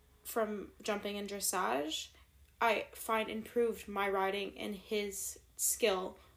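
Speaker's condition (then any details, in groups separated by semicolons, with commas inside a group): Stuttering; nothing new; stutters a lot, searches for words; prolonged sounds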